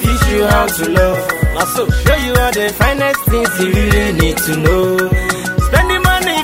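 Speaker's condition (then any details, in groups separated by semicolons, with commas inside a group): No condition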